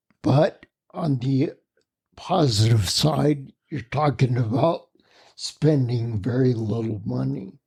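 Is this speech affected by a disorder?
Yes: spinocerebellar ataxia.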